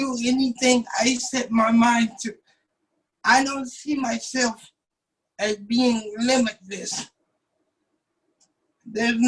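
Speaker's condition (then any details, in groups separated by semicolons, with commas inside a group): Cerebral palsy; 27 years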